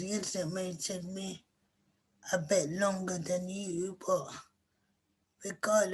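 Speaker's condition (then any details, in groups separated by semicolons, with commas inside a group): Cerebral palsy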